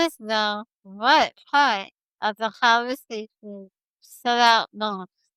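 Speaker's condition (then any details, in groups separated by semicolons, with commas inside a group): Spinal muscular atrophy type 1; most severe form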